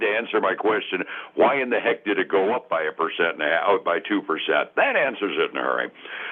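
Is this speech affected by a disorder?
No.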